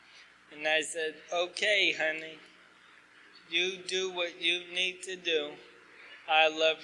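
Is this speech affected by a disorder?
Yes: ALS.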